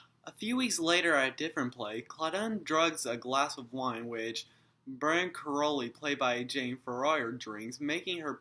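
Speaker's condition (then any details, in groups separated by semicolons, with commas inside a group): No condition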